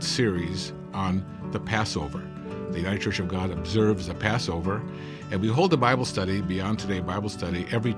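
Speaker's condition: No condition

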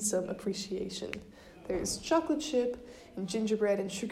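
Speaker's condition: No condition

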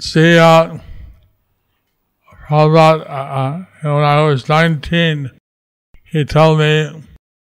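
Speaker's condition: Stroke with facial paralysis; about 12 years since stroke

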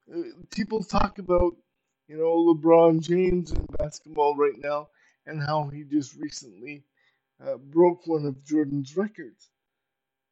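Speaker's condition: Cerebral palsy; uses power wheelchair

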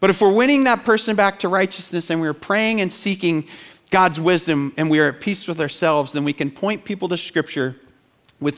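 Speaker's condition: No condition

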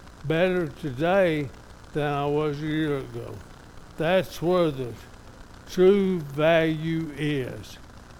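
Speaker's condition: ALS; somewhat affected

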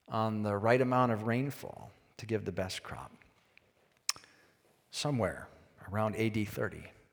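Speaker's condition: No condition

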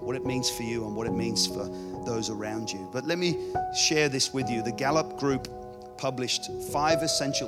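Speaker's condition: No condition

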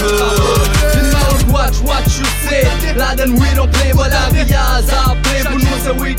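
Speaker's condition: No condition

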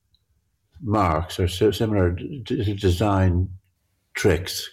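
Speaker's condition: Parkinson's; grouped objects merge together

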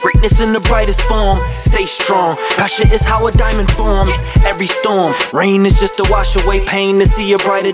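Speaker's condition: No condition

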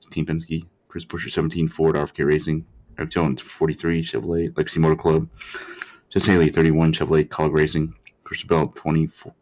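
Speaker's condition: No condition

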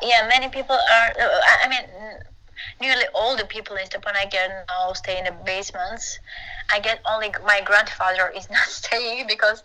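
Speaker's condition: No condition

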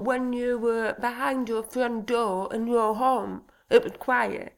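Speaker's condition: Deafness (Usher syndrome), Usher syndrome, profound deafness from birth; born profoundly deaf, eyesight threatened, hearing aids from age two, cochlear implants at forty

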